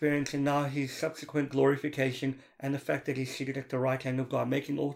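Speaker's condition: Cleft palate (Pierre Robin syndrome), severe; nose and throat affected

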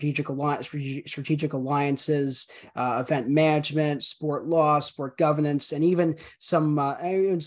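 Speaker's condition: Stutter, severe; autism diagnosed around age 13 or 14, stutter linked to autism, unnoticed hand waving, eye contact difficulty; heavy stutter; repeated sounds, prolonged sounds

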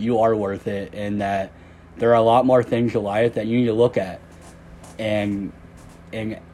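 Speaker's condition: Cleft lip and palate; no front teeth at birth

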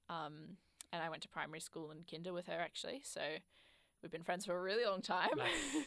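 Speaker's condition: No condition

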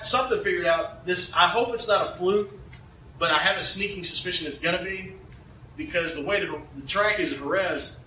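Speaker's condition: No condition

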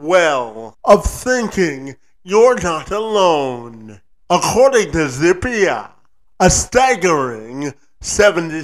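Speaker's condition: Cerebral palsy; spastic quadriplegia from birth, legs affected, cannot walk normally

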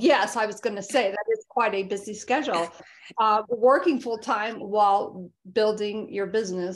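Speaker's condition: No condition

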